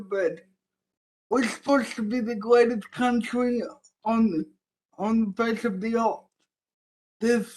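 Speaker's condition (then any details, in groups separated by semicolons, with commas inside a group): Cerebral palsy; from birth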